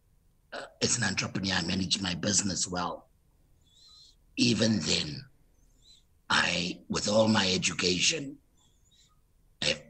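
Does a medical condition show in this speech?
Yes: total laryngectomy; total laryngectomy for rare laryngeal cancer, suspected chondrosarcoma, surgeon Dr. Ismail, five operations, 24 days ICU; 25 months since laryngectomy, speaking with voice prosthesis since fifth operation; no natural voice, earlier Stephen Hawking-like voice, prior huskier voice, spasmodic dysphonia diagnosed.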